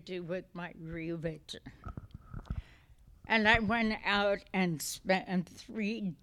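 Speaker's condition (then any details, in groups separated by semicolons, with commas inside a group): Essential tremor; essential tremor affecting voice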